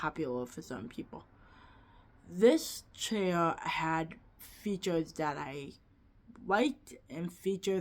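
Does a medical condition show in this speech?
Yes: cerebral palsy, quadriplegic.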